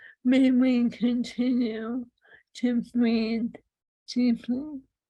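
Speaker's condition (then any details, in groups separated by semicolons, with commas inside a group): ALS; swallowing lost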